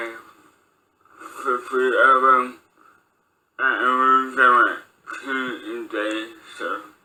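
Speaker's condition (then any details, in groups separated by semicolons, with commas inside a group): Speech impairment (brain-based); brain-based speech impairment, mouth control area affected; impaired speech from brain mouth-control damage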